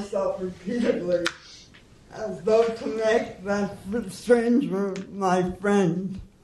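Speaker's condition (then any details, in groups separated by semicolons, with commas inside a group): Cerebral palsy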